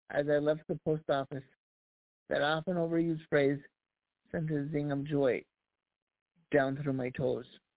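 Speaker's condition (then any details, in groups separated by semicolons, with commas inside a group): Cerebral palsy; past challenges speaking up, voice improved over last year, spanish speaker with limited english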